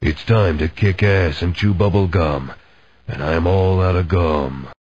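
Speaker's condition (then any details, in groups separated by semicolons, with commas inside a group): No condition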